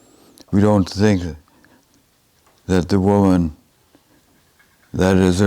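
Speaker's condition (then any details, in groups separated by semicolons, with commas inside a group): Advanced Parkinson's disease, severe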